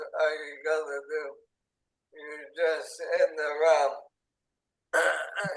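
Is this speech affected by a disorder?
Yes: ALS; onset in hands and arms, tracheostomy.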